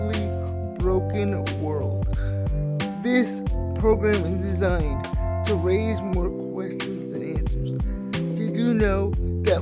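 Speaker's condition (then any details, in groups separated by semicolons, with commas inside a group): Cerebral palsy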